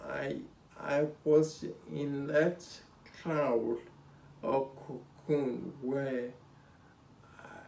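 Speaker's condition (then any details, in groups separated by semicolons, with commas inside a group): Spinocerebellar ataxia (sca7)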